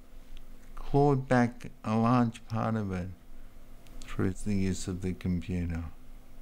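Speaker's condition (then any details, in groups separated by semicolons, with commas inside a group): Multiple sclerosis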